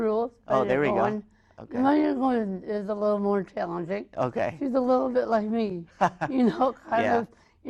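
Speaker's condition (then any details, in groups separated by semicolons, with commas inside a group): Mild cerebral palsy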